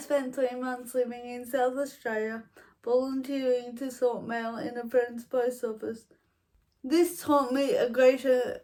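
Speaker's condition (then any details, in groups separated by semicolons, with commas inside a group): Cerebral palsy, mild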